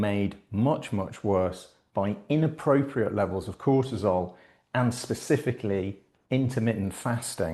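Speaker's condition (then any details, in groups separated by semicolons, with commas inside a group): No condition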